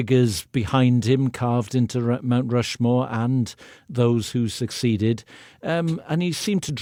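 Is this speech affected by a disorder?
No.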